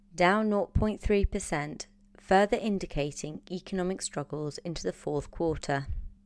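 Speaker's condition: No condition

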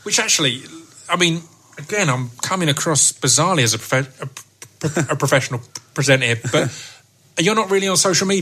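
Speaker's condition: Stutter; stutter since age five, taught syllable-tapping technique, rarely uses it, copes with it; stutters on some w-initial words, adds 'a' before hard words like Dylan Moran, tapping syllables helps; repeated sounds

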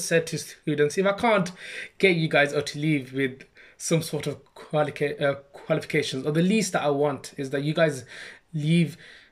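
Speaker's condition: Stammer; stammer since childhood, spoke little when young to hide it; age 26, ongoing stammer; struggles to say own name, slow to get out, less stammering with put-on Birmingham accent or exaggerated speech; prolonged sounds

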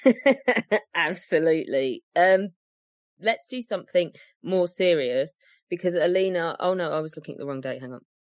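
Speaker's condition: No condition

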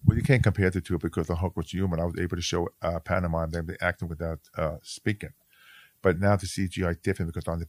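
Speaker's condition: Hearing loss; severe speech impediment as a child

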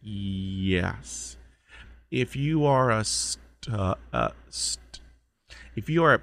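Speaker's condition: Stuttering; stutter since childhood, 20 years speech therapy first on fluency, hypnosis, military hypnotherapist on mental health; prolonged sounds

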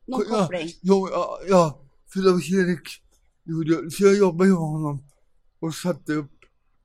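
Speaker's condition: Cerebral palsy; present from birth, caused by not breathing for first 45 minutes of life; cramps, worse in cold, lives in Thailand because Sweden too cold

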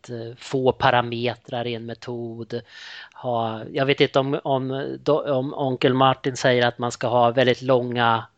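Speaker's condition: No condition

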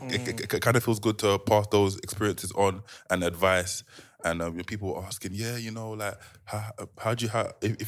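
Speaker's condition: Stutter; occasional issues; confident speaker, weekly podcast speaking used as practice platform; repeated sounds, repeated words, prolonged sounds

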